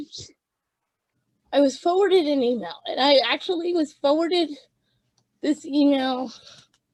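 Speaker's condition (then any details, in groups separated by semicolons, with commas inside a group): Cerebral palsy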